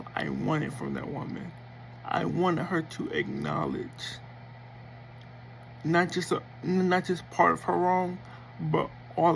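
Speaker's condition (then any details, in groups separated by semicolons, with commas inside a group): Cerebral palsy; affects speech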